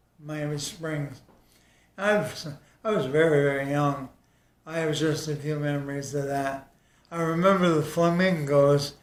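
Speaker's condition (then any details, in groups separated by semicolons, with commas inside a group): ALS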